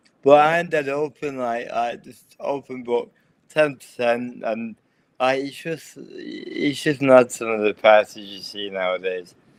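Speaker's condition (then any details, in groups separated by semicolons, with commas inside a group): Cerebral palsy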